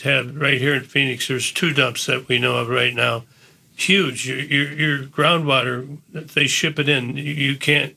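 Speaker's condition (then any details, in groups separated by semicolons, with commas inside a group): Parkinson's disease; first symptom hand cramping, diagnosed about 11 years ago, progressive; drooling stage, does regular exercise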